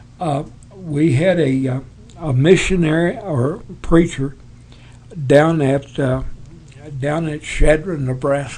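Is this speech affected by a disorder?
Yes: Parkinson's; tremors as early symptom.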